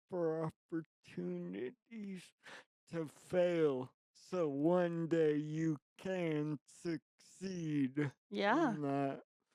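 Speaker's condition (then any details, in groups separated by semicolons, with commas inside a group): Traumatic brain injury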